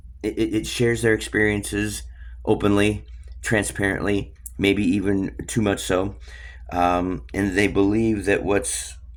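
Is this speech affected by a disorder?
No.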